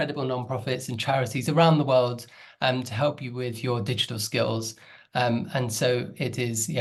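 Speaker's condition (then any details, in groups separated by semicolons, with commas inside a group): No condition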